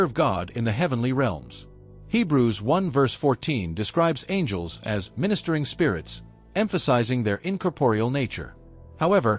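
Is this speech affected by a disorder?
No.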